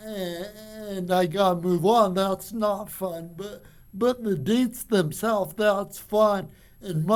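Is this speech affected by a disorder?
Yes: cerebral palsy; from birth.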